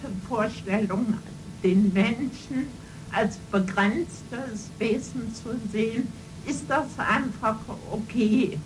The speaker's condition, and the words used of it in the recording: Cerebral palsy. Ich bin selber, wie man an dem Sprechen vielleicht hört, körperbehindert von Geburt an.